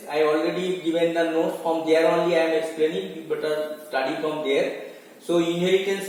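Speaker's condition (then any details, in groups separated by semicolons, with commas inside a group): No condition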